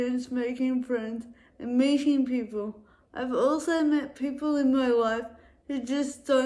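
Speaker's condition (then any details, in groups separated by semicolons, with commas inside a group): Cerebral palsy; affects walking and speech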